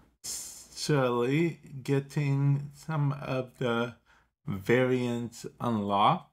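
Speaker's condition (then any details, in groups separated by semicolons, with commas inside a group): Cerebral palsy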